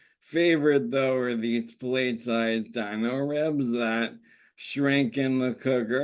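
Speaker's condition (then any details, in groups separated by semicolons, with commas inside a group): ALS; normal a year ago, no longer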